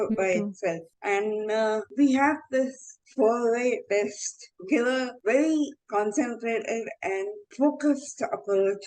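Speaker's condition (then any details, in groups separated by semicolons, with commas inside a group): Cerebral palsy, mild; mild speech issue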